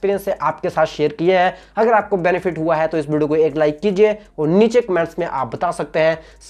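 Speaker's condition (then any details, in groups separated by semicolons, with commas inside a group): No condition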